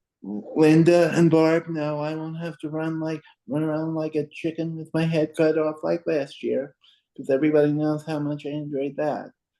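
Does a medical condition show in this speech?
Yes: cerebral palsy.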